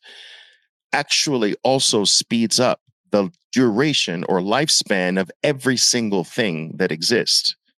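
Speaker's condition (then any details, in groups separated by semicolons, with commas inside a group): No condition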